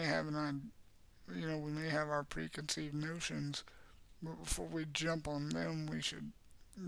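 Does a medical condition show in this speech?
Yes: cerebral palsy; has had speech therapy.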